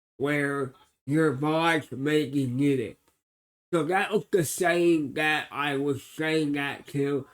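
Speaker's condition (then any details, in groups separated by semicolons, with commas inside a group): Cerebral palsy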